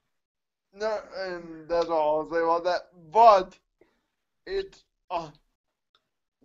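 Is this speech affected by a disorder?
Yes: cerebral palsy; mixed quadriplegia.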